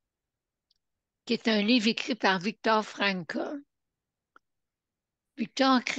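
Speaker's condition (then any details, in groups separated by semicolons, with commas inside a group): Parkinson's disease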